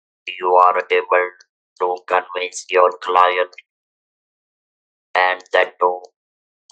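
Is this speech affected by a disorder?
Yes: throat cancer, electrolarynx user.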